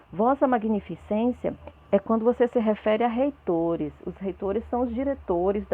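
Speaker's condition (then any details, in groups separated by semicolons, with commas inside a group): No condition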